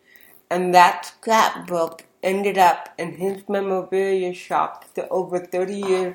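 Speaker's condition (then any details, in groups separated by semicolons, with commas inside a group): Cerebral palsy; speech therapy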